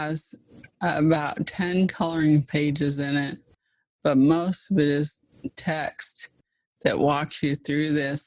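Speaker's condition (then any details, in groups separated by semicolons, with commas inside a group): ALS (Lou Gehrig's disease)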